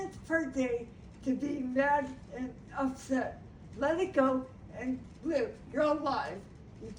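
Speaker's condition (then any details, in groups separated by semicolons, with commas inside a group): Brain injury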